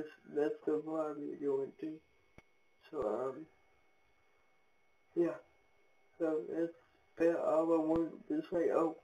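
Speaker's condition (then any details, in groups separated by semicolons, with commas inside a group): Cerebral palsy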